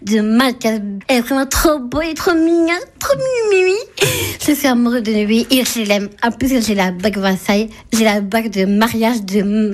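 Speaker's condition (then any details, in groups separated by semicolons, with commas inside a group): Down syndrome; age 28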